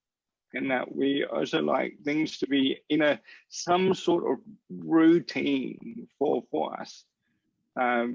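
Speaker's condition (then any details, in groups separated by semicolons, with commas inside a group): Cerebral palsy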